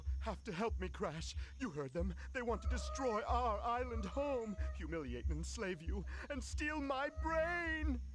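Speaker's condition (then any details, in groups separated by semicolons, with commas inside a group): No condition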